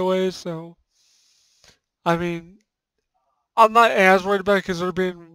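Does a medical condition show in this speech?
Yes: cerebral palsy.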